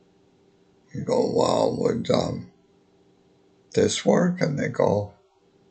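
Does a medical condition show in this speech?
Yes: multiple sclerosis.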